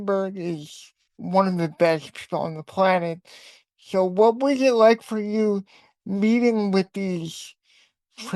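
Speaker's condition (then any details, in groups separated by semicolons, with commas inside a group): Cerebral palsy; non-progressive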